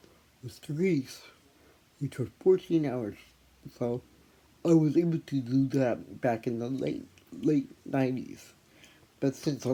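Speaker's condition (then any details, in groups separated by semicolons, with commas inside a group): Athetoid cerebral palsy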